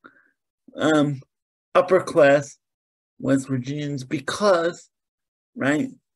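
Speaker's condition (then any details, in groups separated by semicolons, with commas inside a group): Cerebral palsy; present from birth, diagnosed at about six months, stiff as infant, mainly lower limbs affected; very spastic presentation, moves deliberately, has to think about motions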